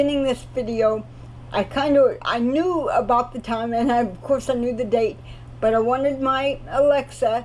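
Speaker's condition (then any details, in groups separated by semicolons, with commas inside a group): Cerebral palsy; cannot walk, crawls to get around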